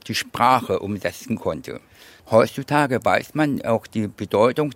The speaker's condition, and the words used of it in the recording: Deafness. Jede Kommunikation lautsprachlich ist für mich sehr anstrengend, weil ich mich jedes Mal sehr konzentrieren muss.